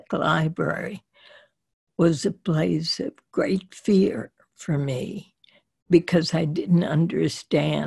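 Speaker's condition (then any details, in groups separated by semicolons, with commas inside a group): Spasmodic dysphonia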